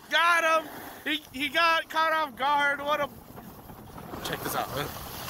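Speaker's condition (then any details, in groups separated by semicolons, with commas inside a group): No condition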